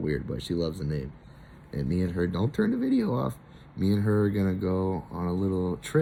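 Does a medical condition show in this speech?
No.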